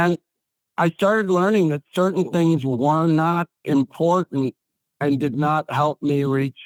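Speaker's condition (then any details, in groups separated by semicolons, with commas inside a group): ALS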